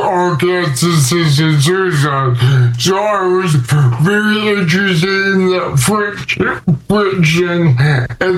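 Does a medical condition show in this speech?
Yes: cerebral palsy.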